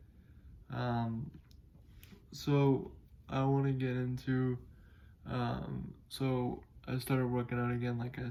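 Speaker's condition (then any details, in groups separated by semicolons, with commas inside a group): Cerebral palsy; able to speak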